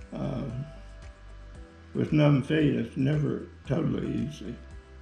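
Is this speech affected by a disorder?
Yes: Parkinson's disease; tremor main symptom, balance problems, dyskinesia; 13 years since diagnosis, age 80, dyskinesia medication-managed.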